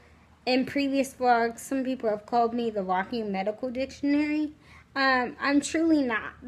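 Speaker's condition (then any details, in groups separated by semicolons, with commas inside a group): Cerebral palsy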